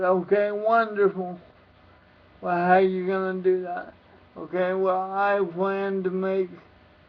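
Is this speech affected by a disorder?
Yes: cerebral palsy.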